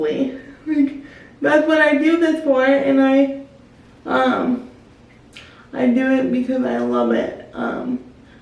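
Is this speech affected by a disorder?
Yes: spastic quadriplegic cerebral palsy.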